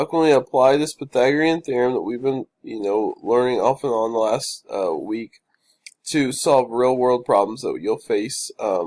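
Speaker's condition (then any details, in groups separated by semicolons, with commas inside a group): No condition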